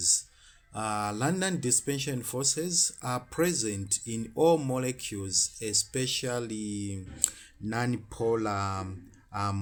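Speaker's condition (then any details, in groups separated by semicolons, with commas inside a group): No condition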